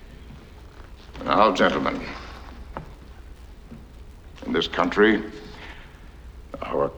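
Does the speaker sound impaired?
No.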